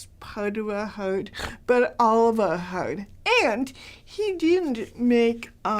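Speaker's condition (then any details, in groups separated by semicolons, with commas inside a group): Cerebral palsy, mild; hard to understand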